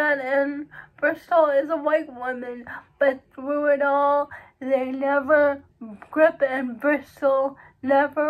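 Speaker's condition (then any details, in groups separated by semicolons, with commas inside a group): Cerebral palsy; uses wheelchair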